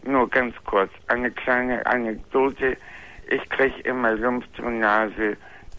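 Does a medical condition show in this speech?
Yes: floor of mouth cancer; found at yearly dental check, extensive operation, heavy blood loss, jaw affected, taste lost; operated last year, jaw rebuild with thigh tissue possible, major two-team operation; speaks differently, mostly understood, some words asked again, mute right after surgery, wrote notes.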